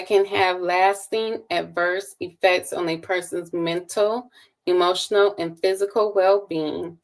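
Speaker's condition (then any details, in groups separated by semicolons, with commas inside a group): No condition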